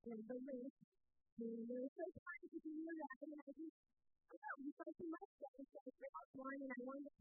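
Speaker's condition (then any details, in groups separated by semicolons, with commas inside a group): No condition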